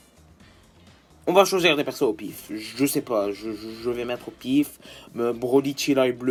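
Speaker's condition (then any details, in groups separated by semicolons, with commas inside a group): No condition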